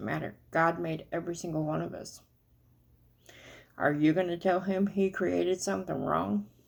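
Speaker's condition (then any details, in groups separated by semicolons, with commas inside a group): Cerebral palsy; speech noticeably atypical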